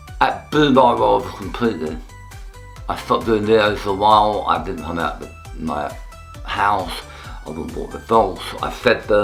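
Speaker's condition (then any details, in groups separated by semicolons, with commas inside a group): Tongue cancer; half tongue removed, arm-flap reconstruction, bottom teeth removed, radiotherapy; post surgery and radiotherapy; slurred, worse when tired or hot, saliva builds, relearned swallowing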